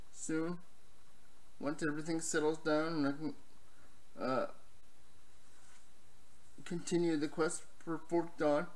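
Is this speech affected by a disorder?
Yes: cerebral palsy, spastic diplegia.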